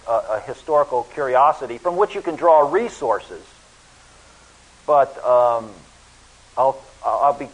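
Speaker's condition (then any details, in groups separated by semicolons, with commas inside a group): No condition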